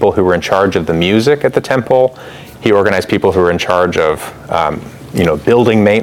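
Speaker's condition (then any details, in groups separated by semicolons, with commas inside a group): No condition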